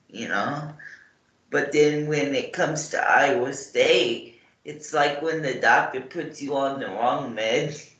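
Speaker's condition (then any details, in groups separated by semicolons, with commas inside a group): Cerebral palsy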